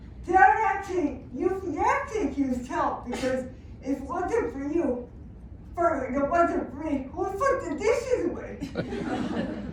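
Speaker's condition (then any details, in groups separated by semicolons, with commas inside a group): Traumatic brain injury; speech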